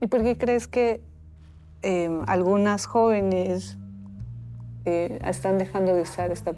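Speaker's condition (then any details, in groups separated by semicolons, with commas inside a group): No condition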